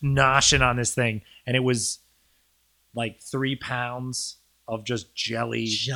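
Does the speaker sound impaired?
No.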